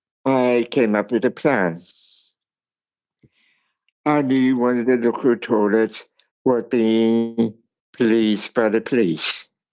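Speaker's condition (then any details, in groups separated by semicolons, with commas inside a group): Cerebral palsy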